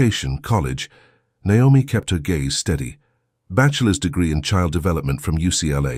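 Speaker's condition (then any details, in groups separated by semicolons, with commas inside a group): No condition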